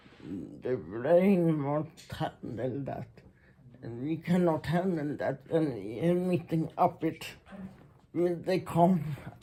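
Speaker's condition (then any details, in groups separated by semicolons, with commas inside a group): Muscular Parkinson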